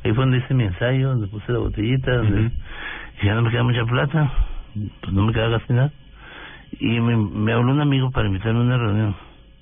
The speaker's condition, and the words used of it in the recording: Parkinson's disease. Se me entiende, a veces no se me entiende nada.